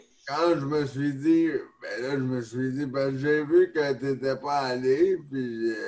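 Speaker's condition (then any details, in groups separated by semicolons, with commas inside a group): Neonatal cerebral palsy; neonatal onset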